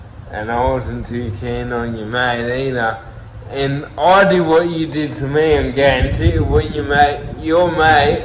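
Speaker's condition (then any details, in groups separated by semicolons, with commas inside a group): Cerebral palsy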